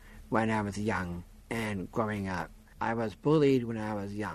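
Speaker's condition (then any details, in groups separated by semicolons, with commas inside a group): Down syndrome; disability since childhood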